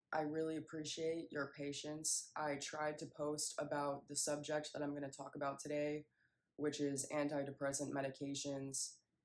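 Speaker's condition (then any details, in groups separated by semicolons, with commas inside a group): No condition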